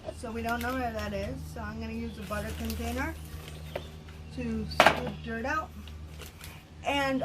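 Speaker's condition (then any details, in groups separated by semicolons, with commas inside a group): Cerebral palsy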